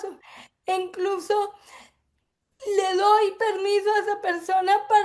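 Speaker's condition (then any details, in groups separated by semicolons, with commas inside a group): Cerebral palsy; from birth; affects speech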